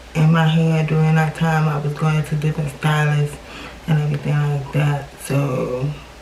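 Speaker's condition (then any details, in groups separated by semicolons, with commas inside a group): Cerebral palsy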